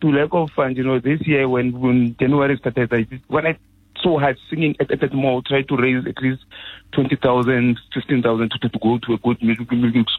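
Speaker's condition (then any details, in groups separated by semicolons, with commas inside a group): Stutter; present since growing up; phone caller from Limpopo, sings Frank Sinatra's Fly Me to the Moon on air; stutters when speaking, no stutter when singing or doing music, music has helped; repeated sounds, repeated words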